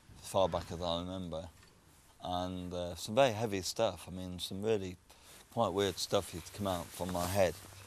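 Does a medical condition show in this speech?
Yes: cerebral palsy.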